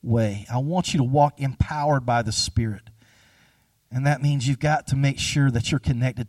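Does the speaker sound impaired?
No.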